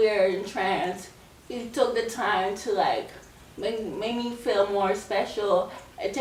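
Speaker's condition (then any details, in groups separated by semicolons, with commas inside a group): Cerebral palsy; scoliosis, spine and leg surgery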